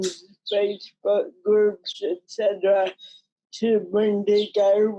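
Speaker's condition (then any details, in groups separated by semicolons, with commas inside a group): Cerebral palsy; mild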